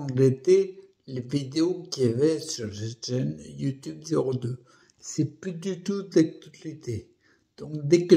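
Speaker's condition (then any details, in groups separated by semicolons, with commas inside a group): Primary progressive multiple sclerosis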